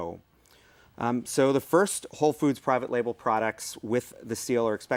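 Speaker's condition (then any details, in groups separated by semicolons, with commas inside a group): No condition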